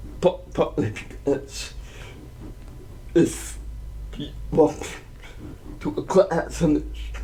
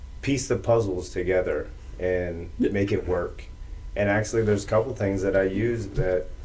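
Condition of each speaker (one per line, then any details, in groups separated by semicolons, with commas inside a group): Cerebral palsy
No condition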